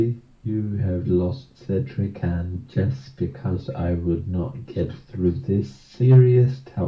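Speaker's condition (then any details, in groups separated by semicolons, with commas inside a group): Motor neurone disease; cannot speak, pureed foods only, emotional lability with laughter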